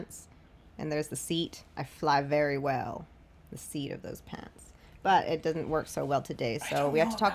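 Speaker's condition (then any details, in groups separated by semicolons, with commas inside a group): No condition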